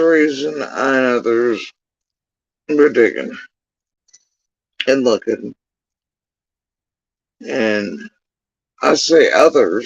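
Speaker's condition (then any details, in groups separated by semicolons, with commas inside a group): Facial paralysis after surgery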